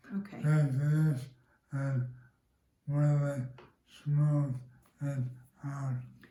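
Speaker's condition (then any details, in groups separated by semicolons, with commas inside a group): ALS; pseudobulbar affect, amitriptyline for saliva, atropine drops earlier; excess saliva, pauses, slower less clear speech, can swallow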